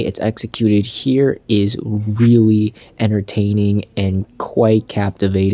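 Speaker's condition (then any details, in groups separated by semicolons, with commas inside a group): No condition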